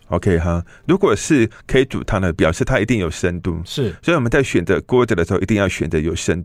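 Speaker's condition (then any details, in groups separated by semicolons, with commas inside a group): Hearing impairment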